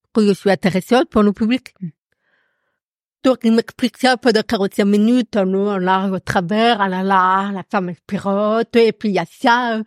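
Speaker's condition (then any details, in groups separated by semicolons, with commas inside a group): Profound deafness; audible accent from deafness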